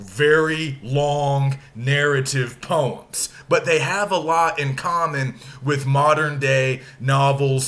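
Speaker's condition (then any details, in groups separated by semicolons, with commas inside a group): No condition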